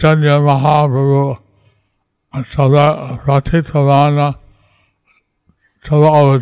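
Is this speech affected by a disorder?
Yes: stroke with facial paralysis; stroke in 2008, left side of face paralyzed since, doctor said no chance of survival; unsure listeners can understand, own speech repeated by another speaker.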